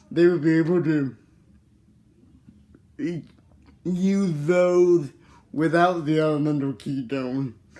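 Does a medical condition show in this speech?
Yes: cerebral palsy.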